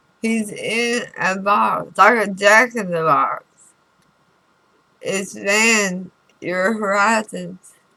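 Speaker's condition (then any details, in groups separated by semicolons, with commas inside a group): Throat cancer radiation damage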